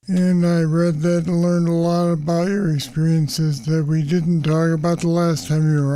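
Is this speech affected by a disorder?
Yes: Parkinson's disease; deep brain stimulators.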